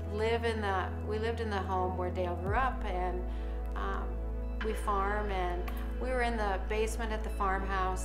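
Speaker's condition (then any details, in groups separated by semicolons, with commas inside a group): No condition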